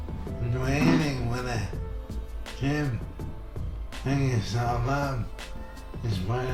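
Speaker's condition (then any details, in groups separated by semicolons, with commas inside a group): Motor neurone disease; affects throat muscle; diagnosed about a year ago, progressive; voice changed early, throat muscle impaired, cannot project voice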